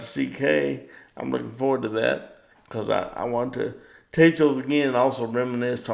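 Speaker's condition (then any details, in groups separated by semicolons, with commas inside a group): Cerebral palsy; power wheelchair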